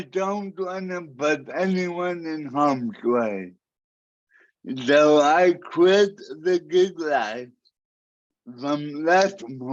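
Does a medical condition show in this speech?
Yes: cerebral palsy.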